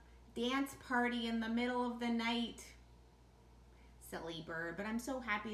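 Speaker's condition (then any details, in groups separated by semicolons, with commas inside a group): No condition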